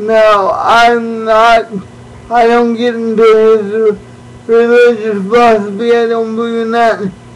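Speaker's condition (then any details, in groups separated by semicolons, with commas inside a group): Cerebral palsy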